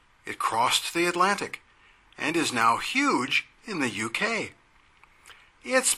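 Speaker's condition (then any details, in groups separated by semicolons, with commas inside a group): No condition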